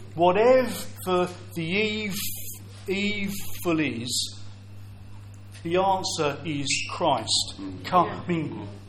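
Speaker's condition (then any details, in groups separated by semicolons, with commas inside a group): Stammer; audible stammer; repeated sounds, prolonged sounds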